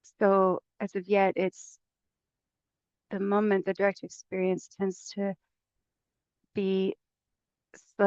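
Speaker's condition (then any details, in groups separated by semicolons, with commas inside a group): No condition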